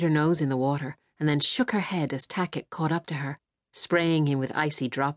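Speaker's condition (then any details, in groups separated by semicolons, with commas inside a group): No condition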